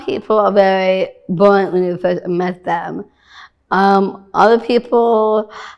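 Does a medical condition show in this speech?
Yes: Down syndrome.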